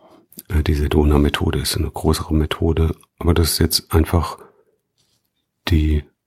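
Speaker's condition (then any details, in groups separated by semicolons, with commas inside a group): No condition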